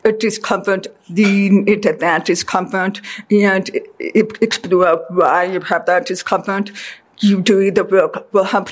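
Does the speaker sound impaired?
Yes: deafness; speech therapy most of life with Mindy Kobomis, learning to talk, hear and pronounce words.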